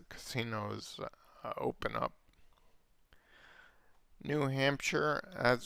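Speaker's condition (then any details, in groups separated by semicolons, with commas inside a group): Multiple sclerosis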